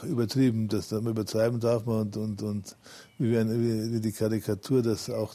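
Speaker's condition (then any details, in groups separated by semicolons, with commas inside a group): Parkinson's disease; public for about 11 years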